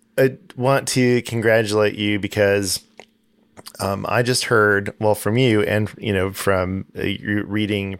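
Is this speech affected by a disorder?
No.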